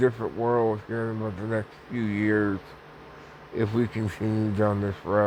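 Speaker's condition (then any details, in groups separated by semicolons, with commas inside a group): Parkinson's; speech impediment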